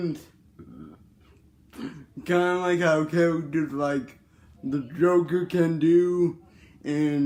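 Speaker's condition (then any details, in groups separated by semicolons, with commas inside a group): Cerebral palsy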